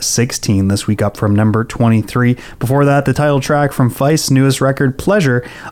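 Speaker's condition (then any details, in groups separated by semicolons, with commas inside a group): No condition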